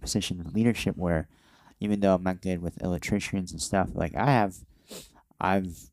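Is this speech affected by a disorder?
Yes: cleft lip and palate.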